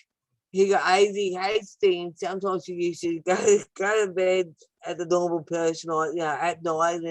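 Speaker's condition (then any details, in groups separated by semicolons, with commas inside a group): Acquired brain injury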